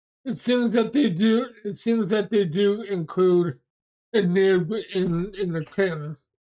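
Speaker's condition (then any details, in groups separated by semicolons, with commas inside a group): Mobius syndrome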